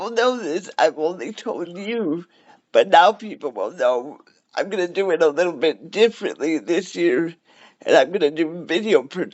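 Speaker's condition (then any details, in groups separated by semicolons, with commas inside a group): Cerebral palsy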